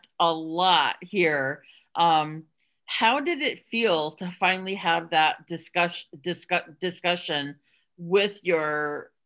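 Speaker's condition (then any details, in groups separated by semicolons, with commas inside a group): Stuttering; childhood-onset stuttering, no childhood therapy, covert over 30 years, unconscious word switching, open since 2007 albany nsa chapter; formerly avoided speaking situations, speechless at first self-help group meeting, said name and stutter by fourth or fifth; repeated sounds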